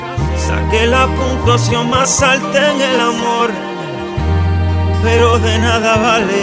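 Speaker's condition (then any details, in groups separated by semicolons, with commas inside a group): No condition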